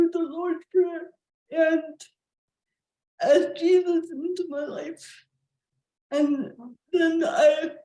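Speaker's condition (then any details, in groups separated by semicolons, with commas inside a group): Cerebral palsy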